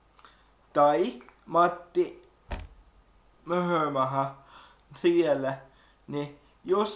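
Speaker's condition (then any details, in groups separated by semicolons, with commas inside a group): Cerebral palsy; wheelchair user, involuntary movements mainly legs, also arms, spinal fusion; relearning walking after spine surgery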